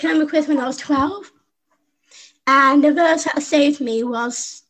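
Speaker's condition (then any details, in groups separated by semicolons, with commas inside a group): Down syndrome; adult woman, 25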